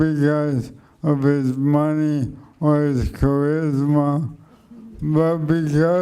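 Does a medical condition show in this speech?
Yes: motor neuron degeneration.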